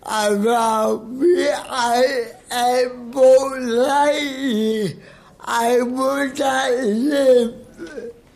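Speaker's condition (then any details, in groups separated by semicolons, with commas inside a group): Cerebral palsy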